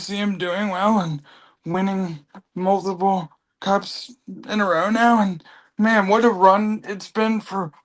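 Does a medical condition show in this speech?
Yes: cerebral palsy; from birth.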